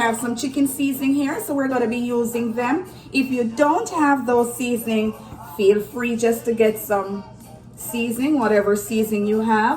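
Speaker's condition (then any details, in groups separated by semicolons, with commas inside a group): No condition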